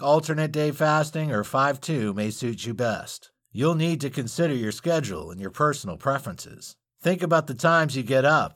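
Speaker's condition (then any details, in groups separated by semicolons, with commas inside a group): No condition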